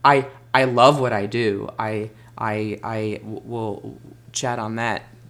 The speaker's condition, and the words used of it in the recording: Stuttering. When I can still stutter more, but have it be just embodied and free and not struggled and not have it be tension filled.